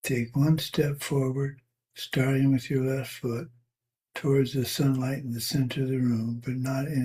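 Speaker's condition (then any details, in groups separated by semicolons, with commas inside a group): Parkinson's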